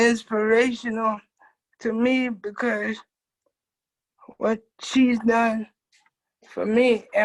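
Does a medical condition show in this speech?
Yes: cerebral palsy.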